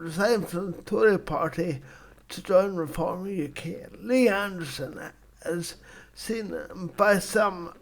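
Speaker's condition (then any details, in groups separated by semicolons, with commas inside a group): Cerebral palsy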